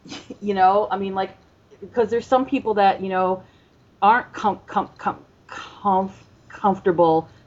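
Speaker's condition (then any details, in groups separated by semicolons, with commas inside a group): Stuttering; stuttering from age 5, covert most of life, hidden from fear of rejection and social punishment; comfortable with stuttering, no longer hiding it, first NSA covert stuttering exposed workshop four years ago; milder than many who stutter, but not fluent; repeated sounds, prolonged sounds, blocks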